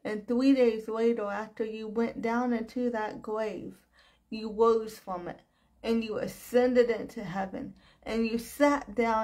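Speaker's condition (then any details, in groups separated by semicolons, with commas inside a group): Cerebral palsy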